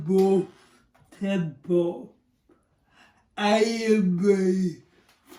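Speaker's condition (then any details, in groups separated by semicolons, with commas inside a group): Cerebral palsy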